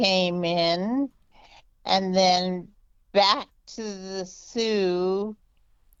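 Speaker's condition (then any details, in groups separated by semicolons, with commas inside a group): Multiple sclerosis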